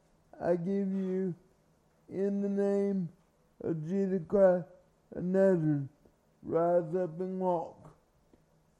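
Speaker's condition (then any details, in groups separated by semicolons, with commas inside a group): Cerebral palsy; from birth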